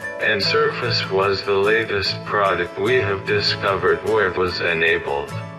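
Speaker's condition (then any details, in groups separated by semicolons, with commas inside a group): ALS, speech-generating device; loses ability to move and breathe on own; on computer all day, speaking through it, eye tracking on Microsoft Surface; communicates verbally only through eye tracking technology, computer voice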